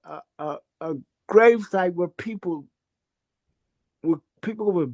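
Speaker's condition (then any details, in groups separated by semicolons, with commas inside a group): Cerebral palsy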